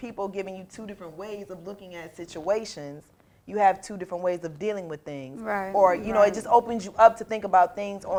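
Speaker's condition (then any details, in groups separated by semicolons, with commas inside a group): No condition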